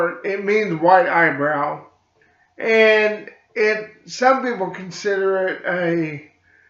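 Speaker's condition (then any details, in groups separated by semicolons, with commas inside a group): Cerebral palsy; slight speech impediment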